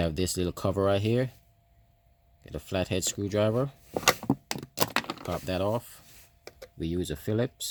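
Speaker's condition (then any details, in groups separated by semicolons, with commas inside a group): No condition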